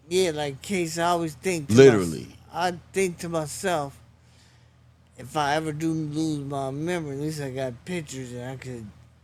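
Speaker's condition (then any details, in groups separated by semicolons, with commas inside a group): Traumatic brain injury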